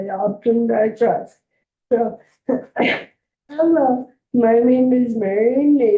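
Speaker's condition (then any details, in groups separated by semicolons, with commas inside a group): ALS; diagnosed about 3 years ago, legs weakening; voice obviously deteriorating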